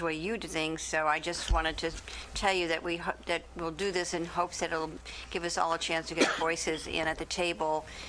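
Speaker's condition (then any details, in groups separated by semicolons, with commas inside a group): No condition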